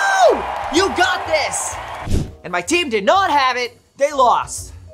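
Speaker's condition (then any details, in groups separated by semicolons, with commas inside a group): No condition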